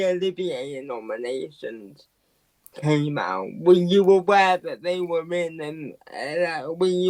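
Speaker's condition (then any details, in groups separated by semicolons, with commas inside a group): Quadriplegic cerebral palsy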